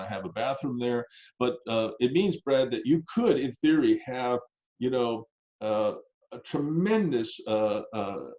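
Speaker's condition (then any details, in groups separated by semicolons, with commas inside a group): No condition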